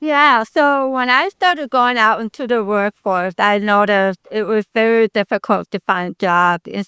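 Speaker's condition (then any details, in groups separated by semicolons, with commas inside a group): Deafness; congenital complete deafness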